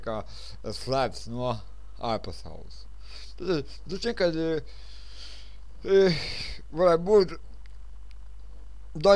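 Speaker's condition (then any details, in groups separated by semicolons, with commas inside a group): Cerebral palsy; since birth; speech not very clear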